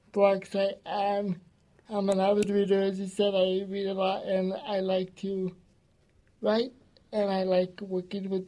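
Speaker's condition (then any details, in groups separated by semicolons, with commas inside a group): Cerebral palsy; wheelchair user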